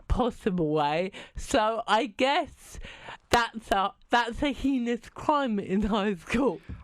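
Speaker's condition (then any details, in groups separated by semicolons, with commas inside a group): Cerebral palsy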